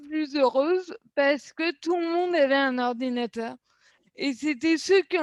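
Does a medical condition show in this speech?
Yes: cerebral palsy.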